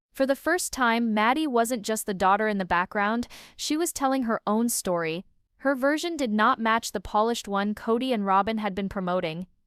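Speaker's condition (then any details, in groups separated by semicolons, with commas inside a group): No condition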